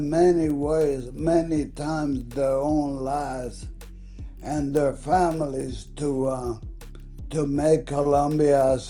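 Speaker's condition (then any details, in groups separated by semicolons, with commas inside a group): ALS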